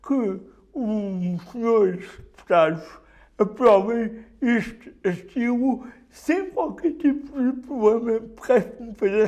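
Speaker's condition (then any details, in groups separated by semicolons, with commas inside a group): Cerebral palsy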